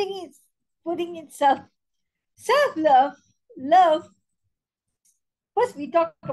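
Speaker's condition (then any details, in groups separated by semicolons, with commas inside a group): Cerebral palsy spastic quadriplegia; diagnosed in infancy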